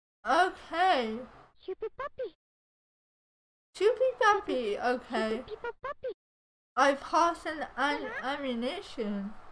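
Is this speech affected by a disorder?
Yes: cerebral palsy.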